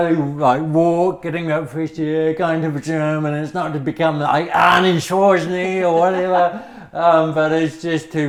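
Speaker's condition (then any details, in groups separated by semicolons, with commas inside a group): Cerebral palsy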